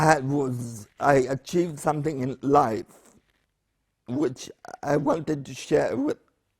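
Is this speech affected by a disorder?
Yes: spastic paraplegia with essential tremor.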